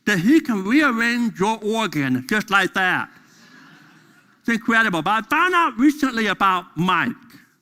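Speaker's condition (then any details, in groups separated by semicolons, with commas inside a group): Deafness; deaf during school years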